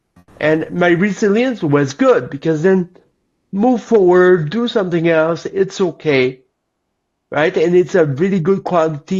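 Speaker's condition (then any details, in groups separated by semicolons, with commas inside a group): Cerebral palsy; lifelong; age 45, childhood physiotherapy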